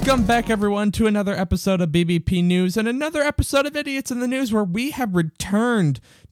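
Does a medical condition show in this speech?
No.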